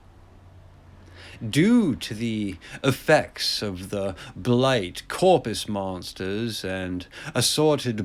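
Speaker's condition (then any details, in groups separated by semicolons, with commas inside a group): No condition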